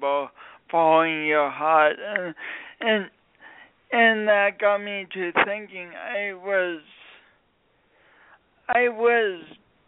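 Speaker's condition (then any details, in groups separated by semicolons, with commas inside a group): Speech impediment from birth injury; speech impediment present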